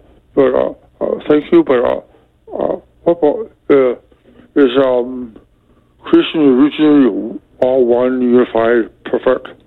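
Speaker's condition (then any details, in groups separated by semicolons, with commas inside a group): Medication-induced speech impediment; speech impediment caused by Abilify; speech impediment during call; tries hard to be understood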